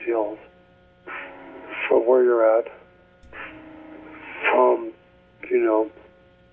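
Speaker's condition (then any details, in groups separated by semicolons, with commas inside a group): ALS; speech getting worse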